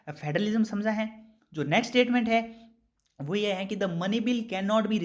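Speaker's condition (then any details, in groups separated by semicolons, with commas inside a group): No condition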